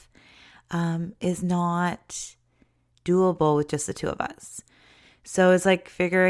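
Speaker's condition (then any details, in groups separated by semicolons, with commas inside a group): No condition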